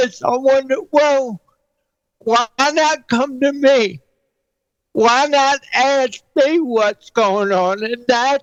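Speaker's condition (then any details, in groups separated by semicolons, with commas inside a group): Cerebral palsy; present since birth; 49 years with condition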